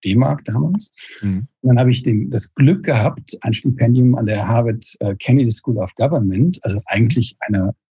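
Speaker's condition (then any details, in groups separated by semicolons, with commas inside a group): No condition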